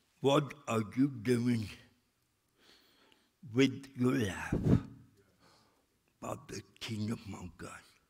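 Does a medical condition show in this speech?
Yes: cerebral palsy; speech still affected.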